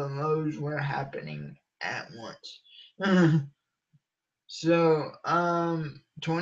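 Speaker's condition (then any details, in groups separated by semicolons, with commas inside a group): Cerebral palsy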